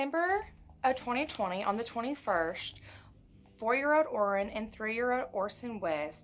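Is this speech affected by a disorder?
No.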